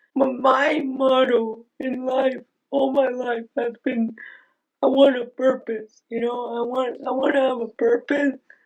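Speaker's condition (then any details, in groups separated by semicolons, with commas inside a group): Aicardi-goutieres syndrome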